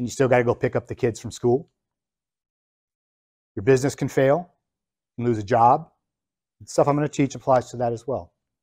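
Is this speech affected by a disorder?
No.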